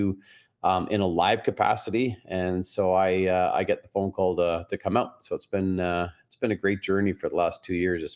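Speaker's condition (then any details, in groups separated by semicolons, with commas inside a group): No condition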